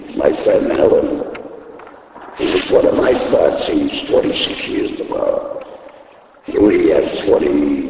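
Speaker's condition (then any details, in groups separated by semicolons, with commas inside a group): Laryngectomy; voice box removed by operation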